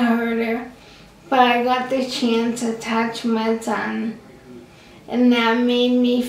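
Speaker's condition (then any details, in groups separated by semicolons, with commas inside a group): Acquired brain injury; occupational, physical and speech therapy, relearning feeding self; could not talk, had to relearn speaking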